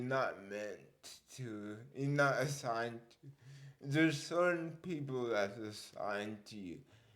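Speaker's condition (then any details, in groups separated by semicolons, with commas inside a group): Cerebral palsy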